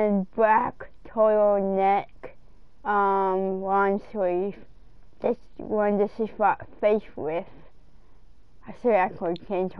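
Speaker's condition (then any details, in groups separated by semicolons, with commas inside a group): Cerebral palsy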